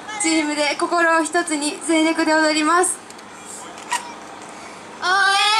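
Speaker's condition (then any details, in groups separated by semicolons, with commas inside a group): No condition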